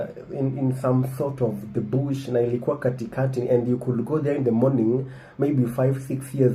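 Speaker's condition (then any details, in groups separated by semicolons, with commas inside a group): No condition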